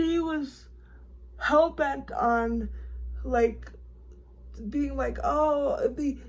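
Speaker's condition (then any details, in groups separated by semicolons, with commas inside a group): Cerebral palsy, severe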